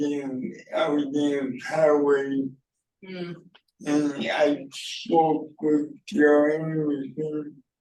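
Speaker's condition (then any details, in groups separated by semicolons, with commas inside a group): Cerebral palsy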